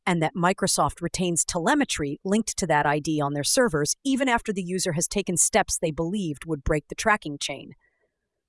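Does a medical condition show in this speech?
No.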